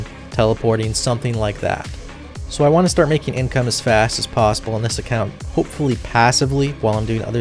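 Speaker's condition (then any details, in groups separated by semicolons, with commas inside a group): No condition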